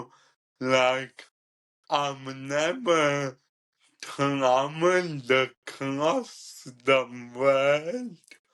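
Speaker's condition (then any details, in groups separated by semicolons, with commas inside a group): Cerebral ataxia; degenerative, present from birth; diagnosed about 12 years ago, uses wheelchair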